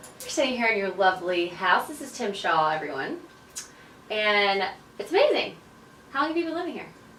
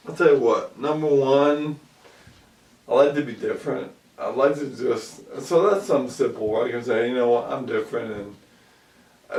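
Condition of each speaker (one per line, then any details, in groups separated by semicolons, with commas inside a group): No condition
ALS; about 2 years since onset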